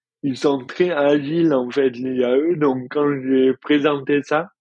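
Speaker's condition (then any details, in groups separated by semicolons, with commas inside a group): Dystonia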